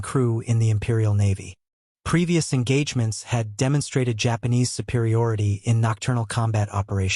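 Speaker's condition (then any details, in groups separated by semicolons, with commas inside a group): No condition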